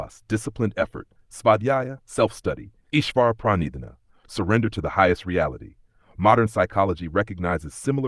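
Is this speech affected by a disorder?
No.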